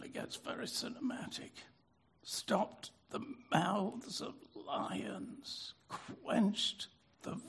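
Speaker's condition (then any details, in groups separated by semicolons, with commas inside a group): Spasmodic dysphonia; ENT exam with nasal camera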